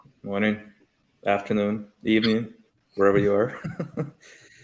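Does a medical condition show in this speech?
No.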